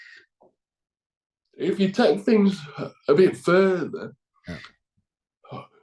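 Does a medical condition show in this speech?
Yes: cerebral palsy.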